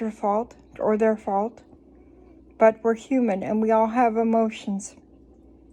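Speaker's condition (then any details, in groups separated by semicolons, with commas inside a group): Cerebral palsy; from birth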